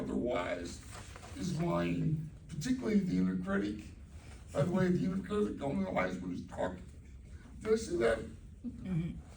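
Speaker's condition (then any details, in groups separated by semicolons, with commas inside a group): Cerebral palsy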